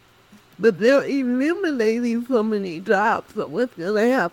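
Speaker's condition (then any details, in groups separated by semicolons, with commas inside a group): Cerebral palsy; speech affected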